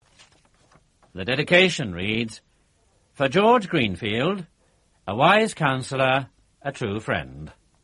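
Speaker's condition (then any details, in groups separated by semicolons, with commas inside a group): No condition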